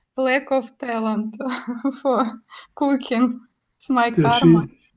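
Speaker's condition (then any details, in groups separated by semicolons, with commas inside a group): No condition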